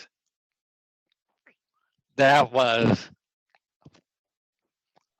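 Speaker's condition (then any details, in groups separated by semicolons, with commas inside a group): ALS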